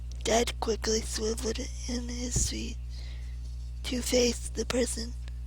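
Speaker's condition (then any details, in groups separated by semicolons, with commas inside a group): Cerebral palsy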